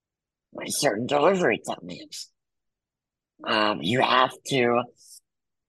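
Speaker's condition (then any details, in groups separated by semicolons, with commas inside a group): Muscular dystrophy; congenital, wheelchair user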